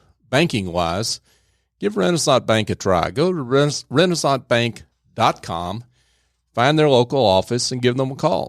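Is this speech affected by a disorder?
No.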